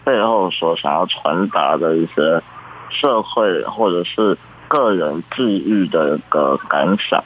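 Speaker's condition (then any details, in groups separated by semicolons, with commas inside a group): Congenital muscular dystrophy; present from birth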